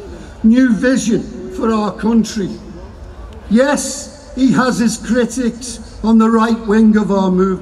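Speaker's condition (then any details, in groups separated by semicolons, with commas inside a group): No condition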